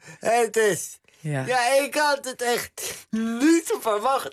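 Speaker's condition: Cerebral palsy; non-congenital acquired brain injury, left-sided brain damage linked to oxygen shortage, left-handed, occasional short-term memory problems

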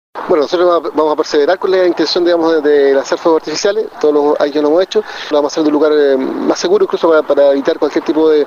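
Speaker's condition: No condition

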